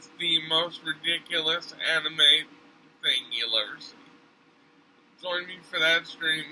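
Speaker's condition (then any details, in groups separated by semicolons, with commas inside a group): Cerebral palsy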